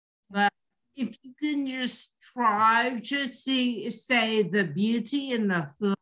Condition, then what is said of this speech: Dysarthria. Terms of my speech, like I said, I'm dysarthric, but I'm so much better than I used to be.